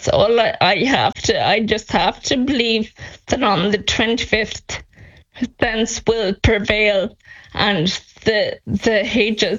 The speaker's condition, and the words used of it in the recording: Ataxia. Your speech, I have to say, is deteriorating.